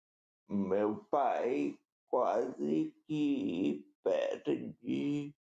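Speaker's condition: Cerebral palsy; present from birth

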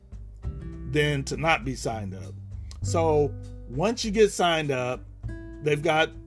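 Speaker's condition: No condition

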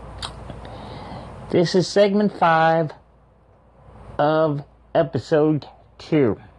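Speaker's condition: Cerebral palsy; legal blindness

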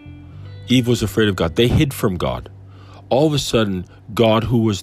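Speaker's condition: No condition

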